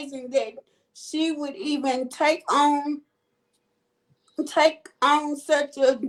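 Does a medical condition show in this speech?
Yes: cerebral palsy.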